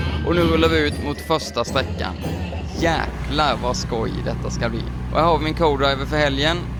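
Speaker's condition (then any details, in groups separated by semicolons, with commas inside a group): No condition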